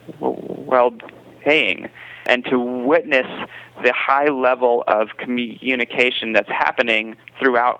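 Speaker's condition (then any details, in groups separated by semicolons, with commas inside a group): Stuttering; stuttering since age five; prolonged sounds, blocks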